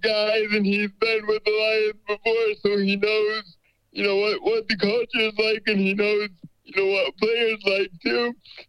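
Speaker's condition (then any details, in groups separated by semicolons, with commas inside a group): Cerebral palsy; uses wheelchair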